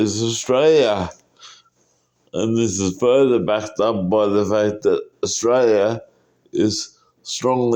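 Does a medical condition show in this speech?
Yes: cerebral palsy; uses wheelchair.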